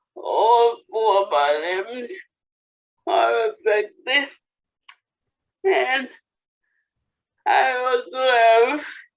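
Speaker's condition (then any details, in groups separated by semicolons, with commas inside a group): Cerebral palsy; limited hand use, works on self-feeding; speech therapy since childhood, gets out of breath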